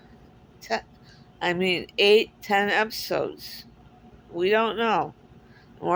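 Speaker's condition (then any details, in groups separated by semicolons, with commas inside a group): Cerebral palsy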